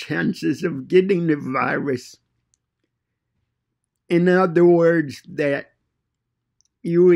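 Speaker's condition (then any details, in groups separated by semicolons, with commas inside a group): Cerebral palsy; fine motor impairment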